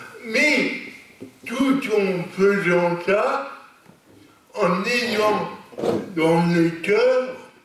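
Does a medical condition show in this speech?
Yes: cerebral palsy; lifelong, non-progressive.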